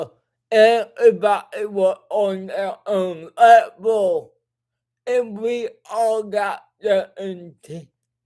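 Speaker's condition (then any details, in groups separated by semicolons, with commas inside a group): Cerebral palsy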